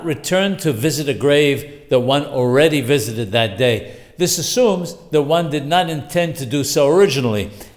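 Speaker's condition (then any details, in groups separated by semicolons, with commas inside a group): No condition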